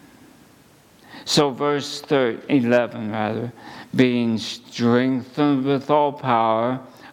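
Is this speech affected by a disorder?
Yes: ALS; under neurologist care.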